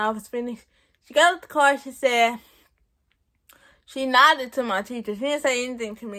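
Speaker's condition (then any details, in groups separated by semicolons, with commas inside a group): Cerebral palsy; present since birth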